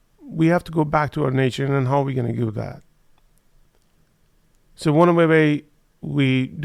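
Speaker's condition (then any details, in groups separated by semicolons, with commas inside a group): No condition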